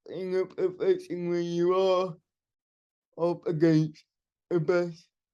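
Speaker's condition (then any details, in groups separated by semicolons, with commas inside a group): Cerebral palsy; wheelchair user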